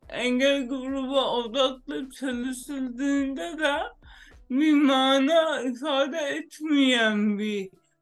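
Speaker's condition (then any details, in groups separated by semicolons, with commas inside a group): Cerebral palsy; some body parts act involuntarily, independent of own intention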